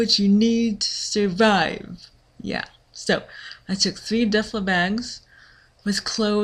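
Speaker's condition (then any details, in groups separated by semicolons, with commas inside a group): Cerebral palsy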